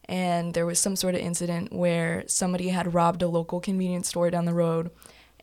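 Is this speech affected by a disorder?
No.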